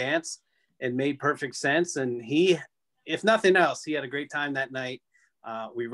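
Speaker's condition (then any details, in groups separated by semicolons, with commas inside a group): No condition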